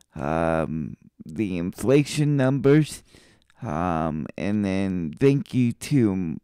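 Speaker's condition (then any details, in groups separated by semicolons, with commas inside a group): Cerebral palsy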